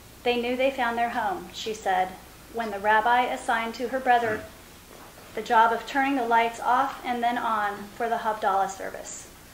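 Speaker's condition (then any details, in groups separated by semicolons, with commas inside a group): No condition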